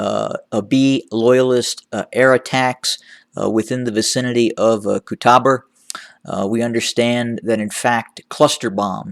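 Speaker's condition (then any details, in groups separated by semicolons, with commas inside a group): No condition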